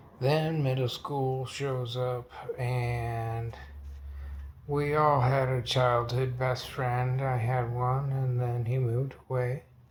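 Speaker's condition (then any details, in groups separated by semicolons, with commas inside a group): Multiple sclerosis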